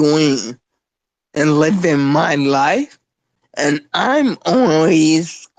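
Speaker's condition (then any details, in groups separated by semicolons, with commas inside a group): Spinocerebellar ataxia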